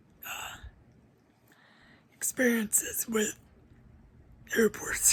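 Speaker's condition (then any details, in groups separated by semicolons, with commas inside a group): Cerebral palsy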